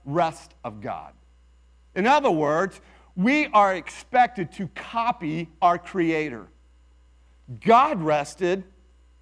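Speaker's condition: No condition

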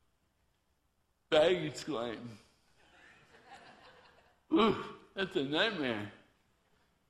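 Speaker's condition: Torsion dystonia; hand tremor found at age 5

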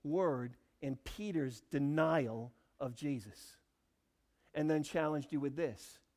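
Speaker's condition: No condition

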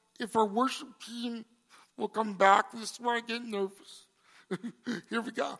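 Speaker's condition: Cerebral palsy; congenital

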